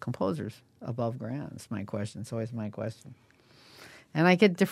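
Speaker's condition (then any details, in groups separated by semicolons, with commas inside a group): No condition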